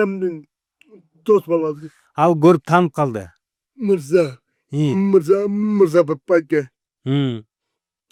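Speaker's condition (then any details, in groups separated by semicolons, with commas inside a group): Cerebral palsy; 40 years with condition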